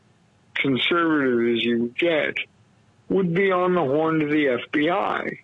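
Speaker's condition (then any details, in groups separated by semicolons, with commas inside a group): Cerebral palsy; heels tapped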